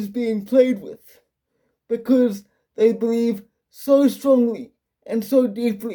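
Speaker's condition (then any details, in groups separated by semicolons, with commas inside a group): Quadriplegic cerebral palsy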